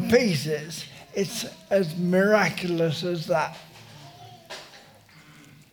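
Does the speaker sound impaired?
Yes: motor neurone disease; motor neurone disease diagnosed at age 50, uses wheelchair.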